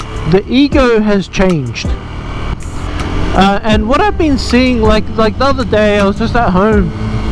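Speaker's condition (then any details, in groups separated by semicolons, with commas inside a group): No condition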